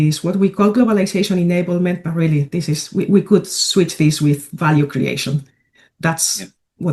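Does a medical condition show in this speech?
No.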